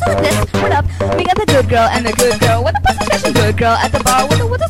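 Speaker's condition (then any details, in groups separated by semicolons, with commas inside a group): No condition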